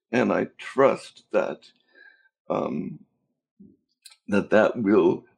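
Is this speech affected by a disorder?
Yes: cerebral palsy; cerebral palsy since birth.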